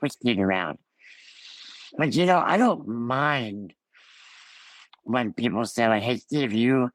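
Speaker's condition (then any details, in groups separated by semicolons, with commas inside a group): Ullrich congenital muscular dystrophy; diagnosed at 4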